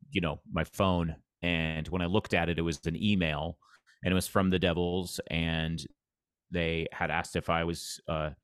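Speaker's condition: No condition

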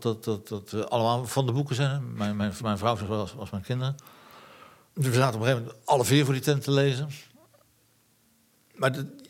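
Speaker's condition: Parkinson's disease; progressive incurable Parkinson's disease, diagnosed years ago, already ill before diagnosis, 50% dementia risk, heading toward invalidity; speaks with difficulty, half purely Parkinson motor problem, emotional tearfulness partly from disease

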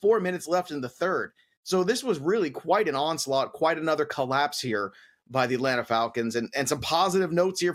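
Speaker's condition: No condition

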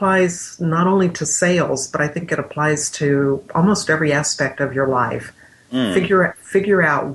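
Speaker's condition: No condition

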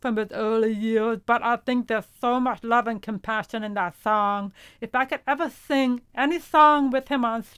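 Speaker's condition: Profound deafness; no vibration felt

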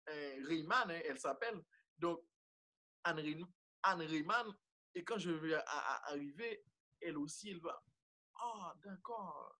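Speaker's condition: Stuttering; father also stuttered, realized own stutter gradually over time, remarks about elocution from others; whole-word repetitions, comme, stuttered moments left uncut in videos; repeated sounds

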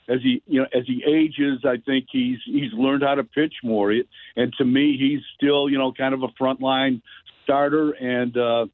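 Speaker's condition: No condition

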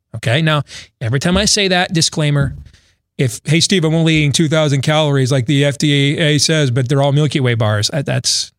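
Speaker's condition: No condition

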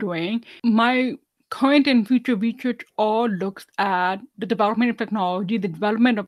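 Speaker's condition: Deafness, severe; 99% hearing loss, hearing aids worn whole life, no cochlear implant; wears hearing aids, relies heavily on lip reading, does not sign, not fluent in ASL

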